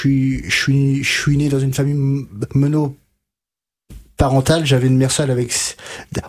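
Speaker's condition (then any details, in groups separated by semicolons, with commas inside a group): Stuttering; onset at age 5 to 6, untreated in childhood, severe until about age 20, therapy from 20; about 27 years since onset, years of therapy with Catherine Daubier, Nancy stuttering specialist, fluency techniques; blocks and repetitions now, formerly could not finish a sentence without blocking, froze reading aloud; repeated sounds, prolonged sounds, blocks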